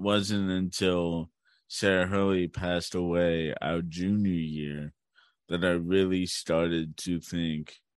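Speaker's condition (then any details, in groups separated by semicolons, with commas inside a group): Cerebral palsy; since birth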